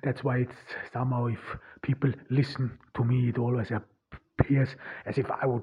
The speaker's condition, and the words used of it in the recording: Stuttering. And that's why this is some, you may slightly hear a German accent or some sort of a non-native speaker.